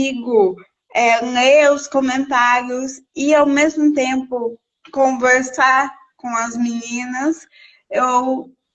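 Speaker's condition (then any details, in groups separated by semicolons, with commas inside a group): Cerebral palsy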